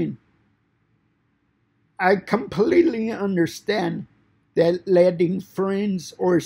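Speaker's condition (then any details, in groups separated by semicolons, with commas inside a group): Cerebral palsy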